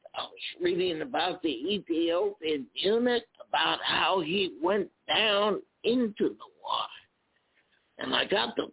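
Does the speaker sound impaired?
Yes: spasmodic dysphonia; recent Botox injections into vocal cords.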